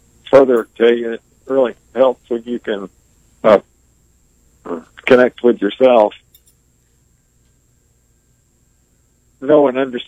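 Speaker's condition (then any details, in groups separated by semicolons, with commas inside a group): ALS; progressive disease, diagnosed nearly 20 years ago; breathes through ventilator; able to speak and communicate clearly, communicating takes more time due to ventilator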